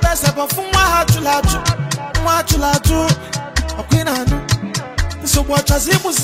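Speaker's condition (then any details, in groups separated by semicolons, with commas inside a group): No condition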